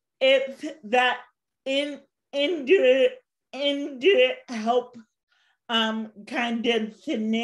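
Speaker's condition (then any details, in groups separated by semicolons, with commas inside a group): Cerebral palsy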